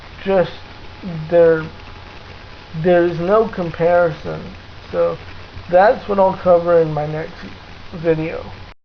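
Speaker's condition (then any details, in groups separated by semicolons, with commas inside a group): Cerebral palsy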